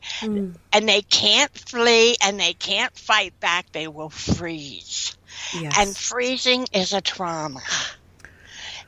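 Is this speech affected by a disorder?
Yes: cleft lip and palate; severe congenital cleft lip, no mouth roof, failed surgery 18 months, reconstructions, Eustachian hearing problem.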